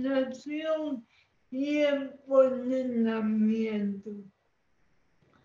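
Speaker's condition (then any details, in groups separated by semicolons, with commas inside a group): Cerebral palsy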